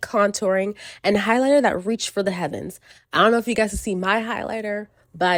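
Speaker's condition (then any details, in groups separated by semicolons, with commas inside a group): No condition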